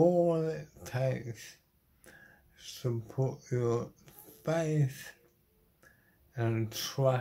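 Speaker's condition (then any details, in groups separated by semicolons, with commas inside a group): Motor neuron disease; terminal; body failing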